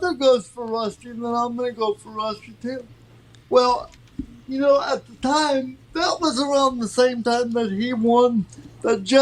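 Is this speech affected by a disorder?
Yes: cerebral palsy; from birth.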